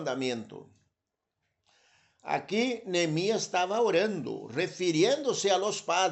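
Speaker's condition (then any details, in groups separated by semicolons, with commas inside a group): No condition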